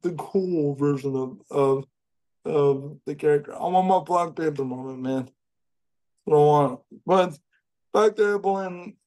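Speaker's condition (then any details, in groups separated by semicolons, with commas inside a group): Cerebral palsy; speech somewhat affected by cerebral palsy, able to speak, jokes of having voice for print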